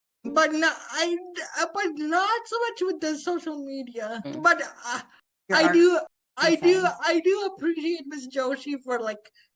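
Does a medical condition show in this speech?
Yes: spastic quadriplegic cerebral palsy; spastic quadriplegic, present from birth, limited mobility.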